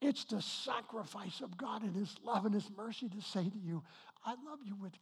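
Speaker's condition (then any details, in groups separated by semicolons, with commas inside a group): No condition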